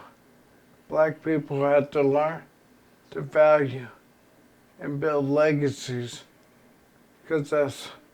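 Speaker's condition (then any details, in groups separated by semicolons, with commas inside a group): ALS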